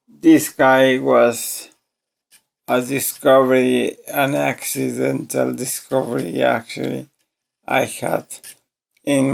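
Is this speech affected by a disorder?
Yes: ALS.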